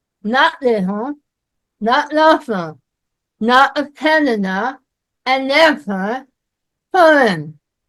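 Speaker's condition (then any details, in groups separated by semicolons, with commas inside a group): Myasthenia gravis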